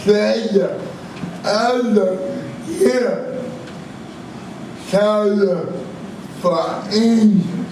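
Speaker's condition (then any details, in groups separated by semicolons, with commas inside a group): Cerebral palsy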